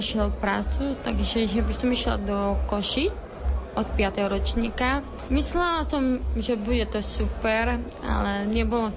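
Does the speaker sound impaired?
Yes: deafness; born hearing, near-total hearing loss in early childhood, caused by medicines given as treatment; reads lips, sometimes uses hearing aid.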